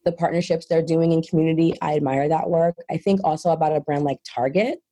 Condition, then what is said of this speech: No condition.